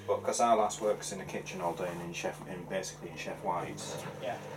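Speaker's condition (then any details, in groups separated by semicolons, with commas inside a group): No condition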